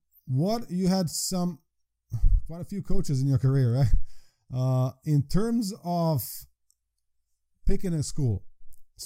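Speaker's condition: No condition

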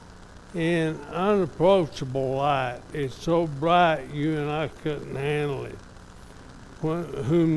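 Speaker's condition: ALS; somewhat affected, evident today

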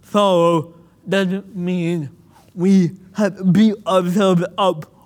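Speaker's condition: Cerebral palsy; speaking a little difficult

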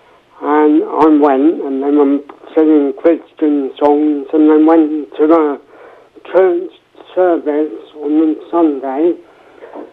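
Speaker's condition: Cerebral palsy, mild

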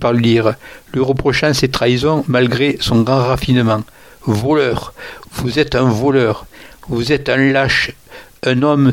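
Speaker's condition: No condition

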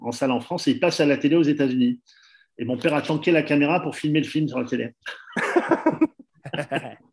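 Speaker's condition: No condition

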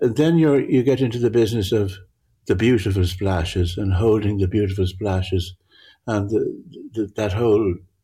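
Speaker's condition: Parkinson's; altered visual perception

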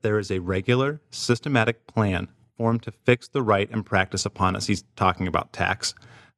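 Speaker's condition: No condition

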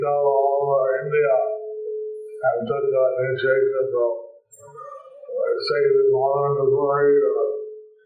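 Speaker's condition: Stroke with facial paralysis; half the face paralyzed; about 15 years since stroke; speech hard for some listeners to understand, another person repeats speech for listeners

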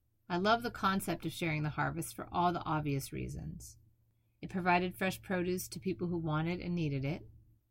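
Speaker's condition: No condition

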